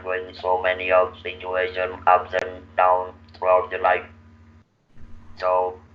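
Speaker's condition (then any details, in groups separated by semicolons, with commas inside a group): Laryngectomy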